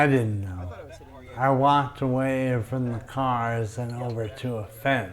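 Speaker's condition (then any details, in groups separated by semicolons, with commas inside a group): Brain injury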